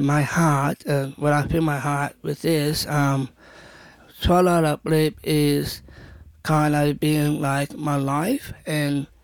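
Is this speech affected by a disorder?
Yes: Down syndrome; not always understood by others, pub workers don't understand speech properly.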